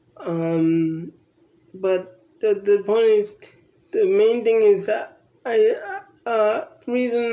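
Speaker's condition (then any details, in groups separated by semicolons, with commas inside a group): Cerebral palsy; from birth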